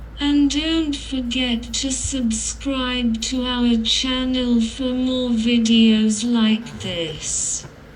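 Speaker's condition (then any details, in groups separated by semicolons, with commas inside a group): Cerebral palsy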